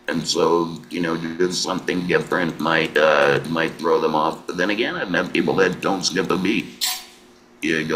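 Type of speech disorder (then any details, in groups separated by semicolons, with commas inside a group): Electrolarynx speech; laryngectomy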